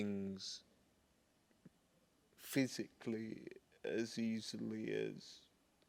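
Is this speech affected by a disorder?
Yes: multiple sclerosis; progressive form; developing over recent years.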